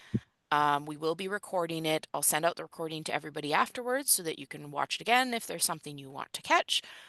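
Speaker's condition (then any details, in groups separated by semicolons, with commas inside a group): No condition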